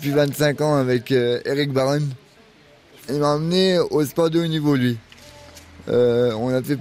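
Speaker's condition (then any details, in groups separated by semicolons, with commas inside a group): Cerebral palsy; born at six months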